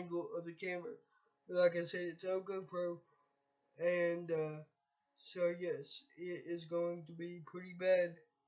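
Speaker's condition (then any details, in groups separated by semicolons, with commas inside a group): Cerebral palsy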